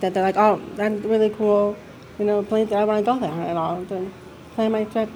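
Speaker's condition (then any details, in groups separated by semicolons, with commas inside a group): Deafness; signs with family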